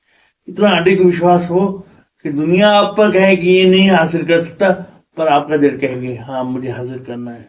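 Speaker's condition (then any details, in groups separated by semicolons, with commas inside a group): Cerebral palsy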